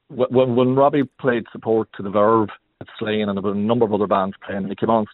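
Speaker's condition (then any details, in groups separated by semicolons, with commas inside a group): No condition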